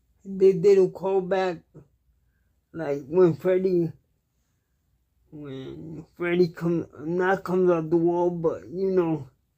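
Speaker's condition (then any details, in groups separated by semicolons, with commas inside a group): Cerebral palsy; cannot walk, uses wheelchair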